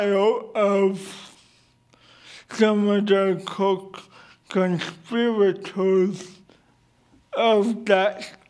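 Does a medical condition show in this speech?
Yes: cerebral palsy.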